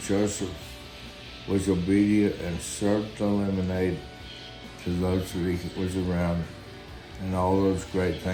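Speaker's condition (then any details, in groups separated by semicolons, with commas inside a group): Guillain-Barré syndrome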